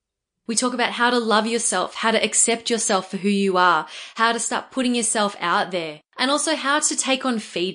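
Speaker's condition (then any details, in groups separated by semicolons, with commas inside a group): No condition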